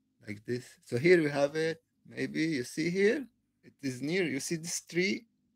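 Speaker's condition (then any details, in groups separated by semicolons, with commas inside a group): No condition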